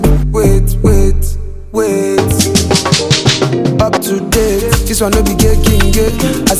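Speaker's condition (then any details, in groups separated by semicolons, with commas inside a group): No condition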